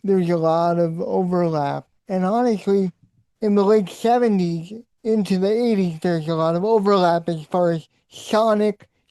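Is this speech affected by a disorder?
Yes: cerebral palsy.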